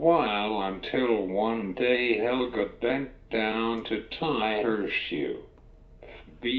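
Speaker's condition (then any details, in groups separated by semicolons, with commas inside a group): Cerebral palsy; uses wheelchair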